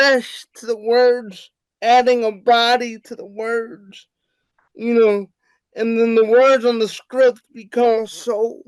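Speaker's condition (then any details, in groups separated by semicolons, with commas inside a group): Cerebral palsy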